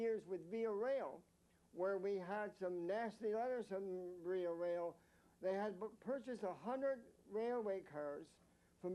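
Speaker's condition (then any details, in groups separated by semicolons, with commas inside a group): Mild cerebral palsy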